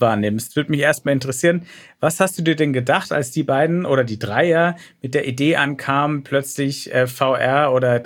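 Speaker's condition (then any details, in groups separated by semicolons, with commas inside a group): No condition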